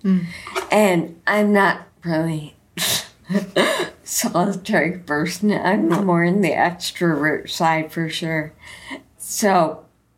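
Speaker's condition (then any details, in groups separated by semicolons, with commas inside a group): Friedreich's ataxia; inherited degenerative ataxia, onset around 15 or 16, diagnosed at 19, gene confirmed, balance, coordination problems; slurred speech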